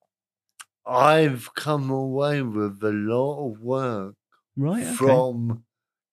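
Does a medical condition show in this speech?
Yes: cerebral palsy, moderate; spastic, self-described middle range, delivery complications at birth, diagnosed in childhood; shaking, muscles tense and relax, whole-body spasms in bed, walks a bit funny; talks a bit funny.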